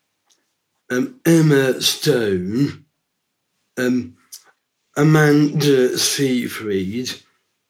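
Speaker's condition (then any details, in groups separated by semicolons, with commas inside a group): Down syndrome; from birth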